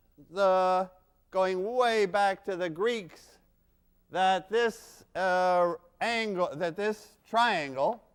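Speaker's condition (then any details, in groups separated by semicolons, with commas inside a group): No condition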